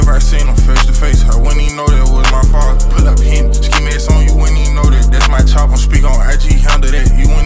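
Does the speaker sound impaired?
No.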